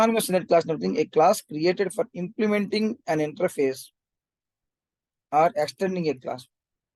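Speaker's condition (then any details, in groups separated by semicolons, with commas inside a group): No condition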